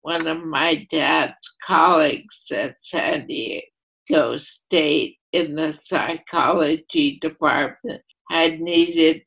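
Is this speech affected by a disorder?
Yes: ALS, primary lateral sclerosis.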